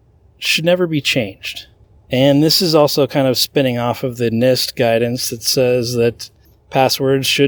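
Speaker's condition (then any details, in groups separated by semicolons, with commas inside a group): No condition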